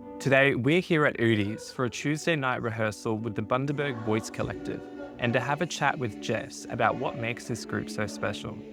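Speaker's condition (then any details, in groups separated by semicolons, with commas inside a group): No condition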